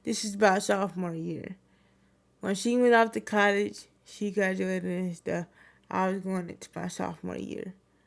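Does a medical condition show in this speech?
Yes: cerebral palsy; wheelchair user.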